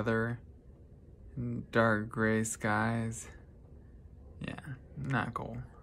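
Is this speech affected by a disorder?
Yes: traumatic brain injury.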